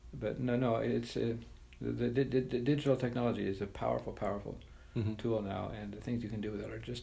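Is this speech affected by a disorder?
Yes: Parkinson's disease; Parkinson's disease for quite a while; traveling increasingly difficult.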